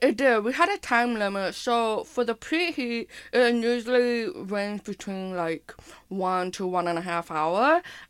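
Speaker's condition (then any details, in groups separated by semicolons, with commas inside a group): Hearing impairment with speech impairment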